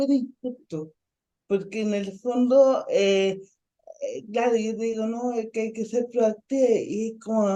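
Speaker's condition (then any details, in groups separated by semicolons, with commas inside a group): Ataxic cerebral palsy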